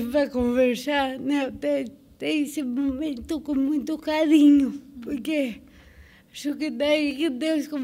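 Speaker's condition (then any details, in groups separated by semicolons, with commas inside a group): Cerebral palsy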